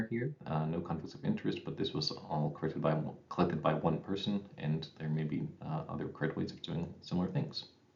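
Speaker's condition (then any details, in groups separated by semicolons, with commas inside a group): No condition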